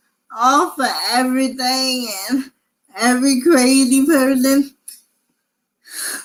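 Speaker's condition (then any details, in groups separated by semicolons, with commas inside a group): Cerebral palsy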